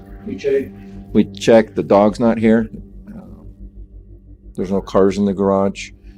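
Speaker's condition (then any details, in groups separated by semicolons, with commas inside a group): No condition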